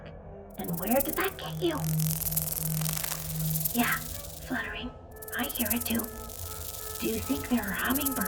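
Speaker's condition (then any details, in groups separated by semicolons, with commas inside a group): No condition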